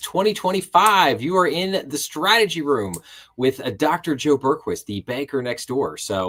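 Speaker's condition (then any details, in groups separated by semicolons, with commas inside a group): No condition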